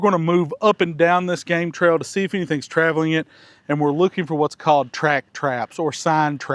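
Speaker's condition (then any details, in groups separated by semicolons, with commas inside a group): No condition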